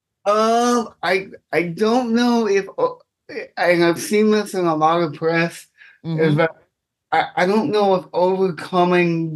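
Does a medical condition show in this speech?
Yes: cerebral palsy; self-conscious about speech.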